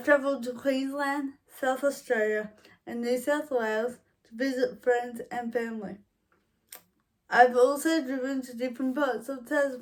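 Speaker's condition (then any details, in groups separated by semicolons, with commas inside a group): Cerebral palsy, mild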